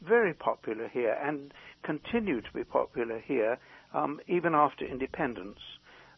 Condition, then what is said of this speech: None; typical speech.